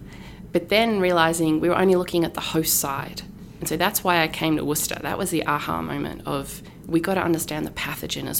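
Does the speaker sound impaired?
No.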